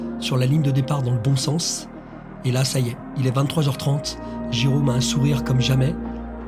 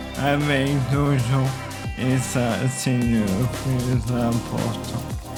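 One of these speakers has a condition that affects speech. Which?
The second: ALS (maladie de Charcot); uses wheelchair; about a year and a half since onset, lifted by others.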